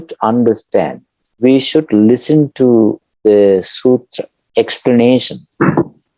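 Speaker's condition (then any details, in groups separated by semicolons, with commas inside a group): No condition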